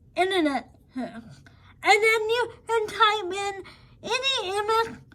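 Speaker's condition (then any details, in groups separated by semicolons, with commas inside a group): Cerebral palsy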